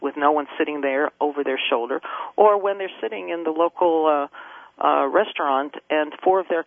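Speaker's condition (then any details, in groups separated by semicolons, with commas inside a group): No condition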